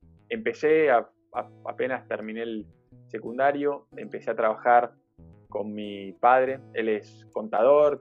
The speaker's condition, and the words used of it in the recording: Stuttering. Que mi habla no es fluida, que mi habla no es como la de, como la de ellos, que mi habla tiene bloqueos, tiene repeticiones y a veces que hay días que son muchos bloqueos